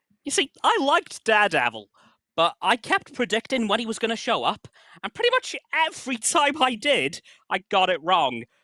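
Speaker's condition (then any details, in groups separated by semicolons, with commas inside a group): No condition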